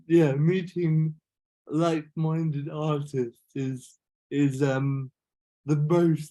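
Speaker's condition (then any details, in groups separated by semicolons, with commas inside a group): Cerebral palsy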